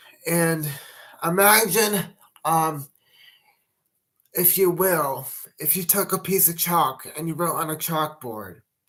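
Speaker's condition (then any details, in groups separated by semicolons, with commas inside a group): Cerebral palsy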